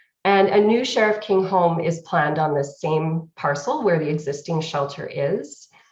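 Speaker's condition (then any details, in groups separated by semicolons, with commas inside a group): No condition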